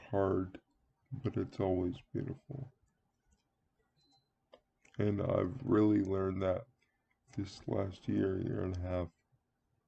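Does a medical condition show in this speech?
Yes: cerebral palsy; speaks relatively well.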